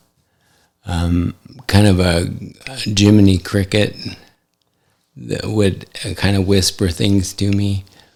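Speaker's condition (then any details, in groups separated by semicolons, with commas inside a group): ALS; affects hand function; recently diagnosed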